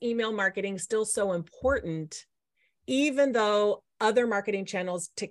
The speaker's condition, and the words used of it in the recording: None; typical speech.